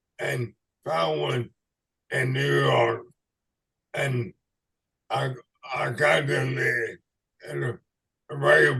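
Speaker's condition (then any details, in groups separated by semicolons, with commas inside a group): ALS/MND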